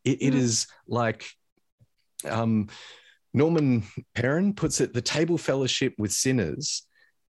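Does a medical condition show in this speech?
No.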